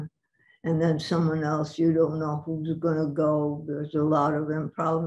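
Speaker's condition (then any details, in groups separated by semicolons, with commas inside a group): Parkinson's; about six years since onset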